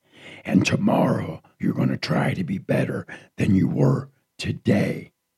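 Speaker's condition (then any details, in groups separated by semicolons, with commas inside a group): Partial laryngectomy from cancer; half of voice box removed; raspy voice, may be hard for listeners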